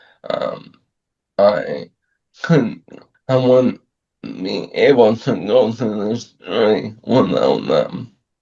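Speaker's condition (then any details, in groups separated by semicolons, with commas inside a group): ALS; about two years since onset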